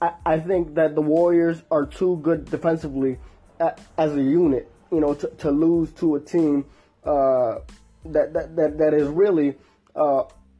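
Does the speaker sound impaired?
Yes: stuttering; may stutter during podcast; here repeated sounds, repeated words.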